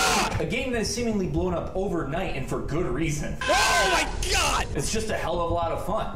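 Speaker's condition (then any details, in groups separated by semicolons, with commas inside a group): No condition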